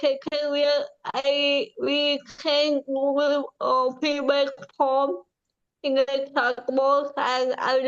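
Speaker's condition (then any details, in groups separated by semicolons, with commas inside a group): Cerebral palsy; from birth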